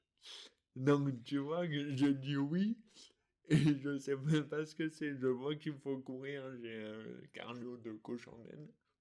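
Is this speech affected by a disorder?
Yes: dystonia; articulation difficulties.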